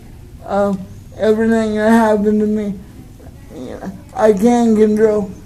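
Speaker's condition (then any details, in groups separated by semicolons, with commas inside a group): Cerebral palsy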